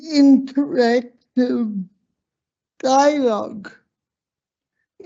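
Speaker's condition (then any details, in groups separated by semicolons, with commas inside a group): Slurred speech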